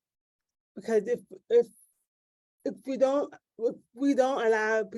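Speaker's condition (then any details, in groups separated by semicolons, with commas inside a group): Cerebral palsy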